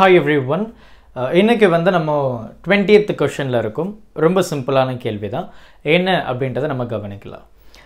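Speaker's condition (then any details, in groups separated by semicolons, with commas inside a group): No condition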